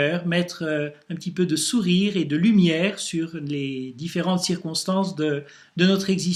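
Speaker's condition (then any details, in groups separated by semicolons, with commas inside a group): No condition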